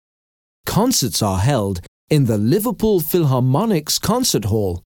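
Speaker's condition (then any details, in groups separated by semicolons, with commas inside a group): No condition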